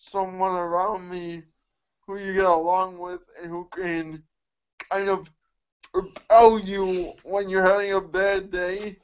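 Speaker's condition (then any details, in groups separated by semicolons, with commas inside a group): Cerebral palsy; mixed quadriplegia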